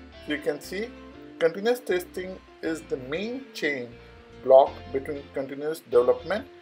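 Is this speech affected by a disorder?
No.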